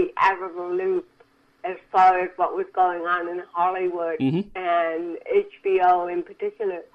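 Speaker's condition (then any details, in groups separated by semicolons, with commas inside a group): Cerebral palsy; from birth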